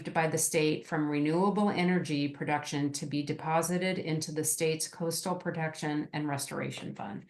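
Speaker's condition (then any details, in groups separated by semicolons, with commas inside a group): No condition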